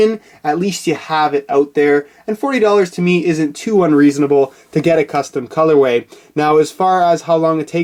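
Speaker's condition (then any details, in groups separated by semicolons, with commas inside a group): No condition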